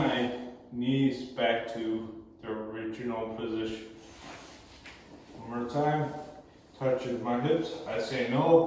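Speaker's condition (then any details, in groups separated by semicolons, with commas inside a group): Cerebral palsy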